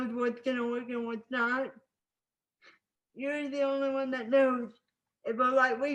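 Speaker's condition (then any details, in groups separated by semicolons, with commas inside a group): Spastic cerebral palsy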